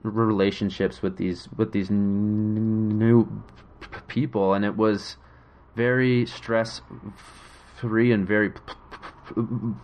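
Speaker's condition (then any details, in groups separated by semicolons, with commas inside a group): Stuttering; hidden until about 4-5 years ago, now openly stutters; stuttered a lot over recent weekend, less after drinking; repeated words, prolonged sounds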